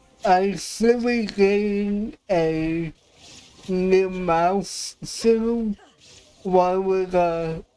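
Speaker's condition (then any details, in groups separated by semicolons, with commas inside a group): Cerebral palsy; affects voice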